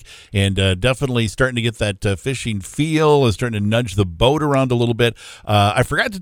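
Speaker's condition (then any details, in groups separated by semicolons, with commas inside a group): No condition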